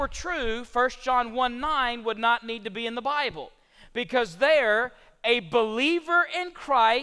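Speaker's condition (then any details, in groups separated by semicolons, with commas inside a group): No condition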